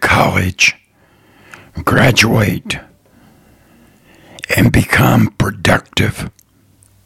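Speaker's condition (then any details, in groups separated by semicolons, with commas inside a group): Throat cancer survivor; raspy voice, speaks a little differently, voice probably hard to listen to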